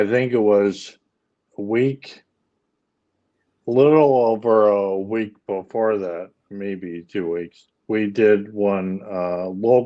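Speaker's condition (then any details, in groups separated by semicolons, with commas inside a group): ALS; speech issues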